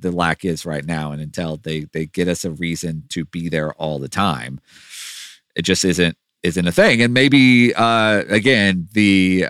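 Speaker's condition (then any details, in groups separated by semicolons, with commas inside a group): No condition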